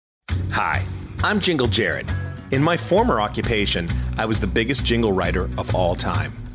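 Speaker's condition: No condition

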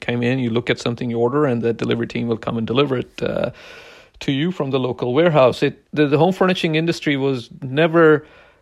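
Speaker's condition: No condition

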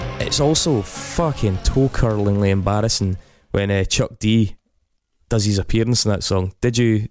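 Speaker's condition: No condition

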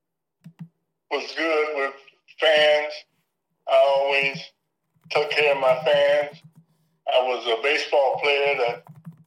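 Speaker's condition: Parkinson's disease; some days legs feel good

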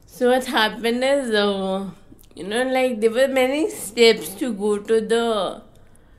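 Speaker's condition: Friedreich's ataxia; diagnosed age 12-13 in UAE

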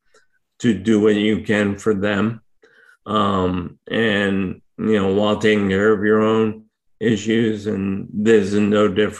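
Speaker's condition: ALS; difficulty speaking for long periods

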